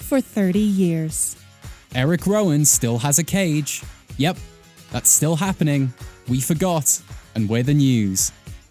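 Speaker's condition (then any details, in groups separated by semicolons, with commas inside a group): No condition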